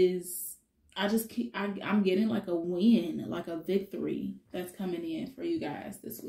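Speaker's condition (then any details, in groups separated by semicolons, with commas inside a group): No condition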